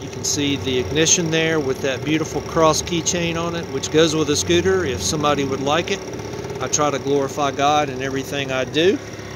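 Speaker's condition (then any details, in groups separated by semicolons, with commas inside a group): No condition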